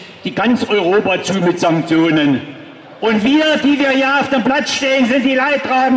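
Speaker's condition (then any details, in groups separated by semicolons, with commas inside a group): No condition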